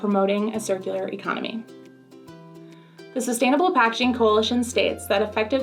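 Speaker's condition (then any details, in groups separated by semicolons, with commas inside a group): No condition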